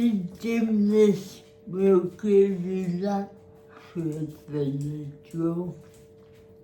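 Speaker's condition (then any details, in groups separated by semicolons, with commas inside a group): Cerebral palsy; spastic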